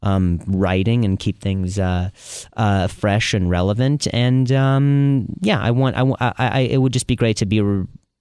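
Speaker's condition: Stutter, acquired, from concussion; caused by concussion from softball injury, went to sleep on concussion; few years since onset; repeated sounds, repeated words

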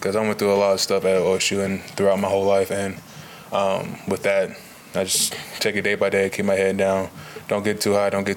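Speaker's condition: No condition

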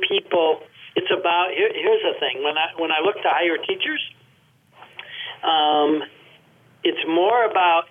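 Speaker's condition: No condition

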